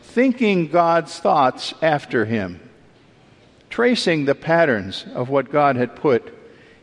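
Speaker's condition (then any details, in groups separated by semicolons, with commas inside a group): No condition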